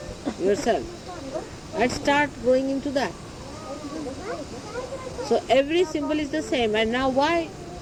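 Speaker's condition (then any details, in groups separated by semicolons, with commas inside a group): No condition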